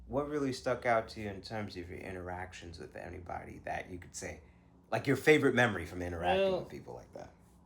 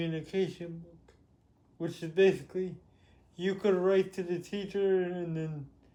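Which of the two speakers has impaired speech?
The second: cerebral palsy; with developmental delay.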